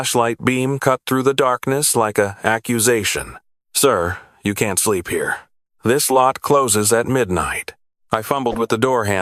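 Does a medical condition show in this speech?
No.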